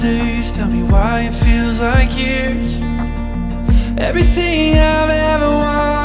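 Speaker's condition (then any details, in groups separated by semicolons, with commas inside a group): No condition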